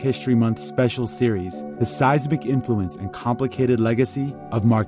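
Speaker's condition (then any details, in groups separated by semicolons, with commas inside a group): No condition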